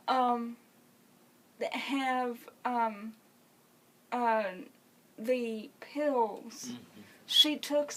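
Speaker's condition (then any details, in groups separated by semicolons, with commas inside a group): Cerebral palsy; congenital, uses wheelchair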